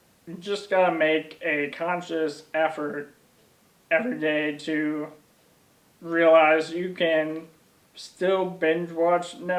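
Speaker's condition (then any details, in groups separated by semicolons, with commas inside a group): ALS; onset in legs, then arms, then core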